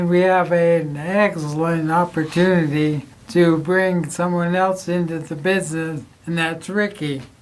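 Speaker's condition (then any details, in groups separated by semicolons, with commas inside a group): ALS; investigational therapies; voice gone, dysarthria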